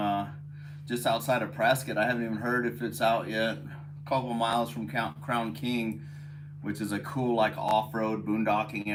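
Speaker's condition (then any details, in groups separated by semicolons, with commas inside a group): No condition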